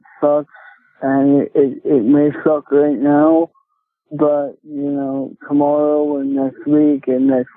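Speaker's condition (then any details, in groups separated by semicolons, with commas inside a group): Cerebral palsy; speech affected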